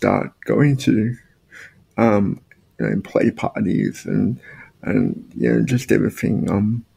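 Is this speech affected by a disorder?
Yes: spastic quadriplegic cerebral palsy; no intellectual component.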